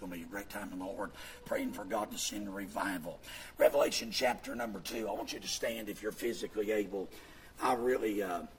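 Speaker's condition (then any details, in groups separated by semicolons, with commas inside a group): Vocal fold paralysis; move or vibrate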